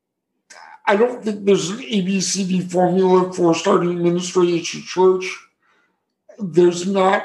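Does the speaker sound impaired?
Yes: cerebral palsy; from birth, damaged brain area for balance and coordination, appears missing on MRI, affects arms and legs, power wheelchair most days; affects speech.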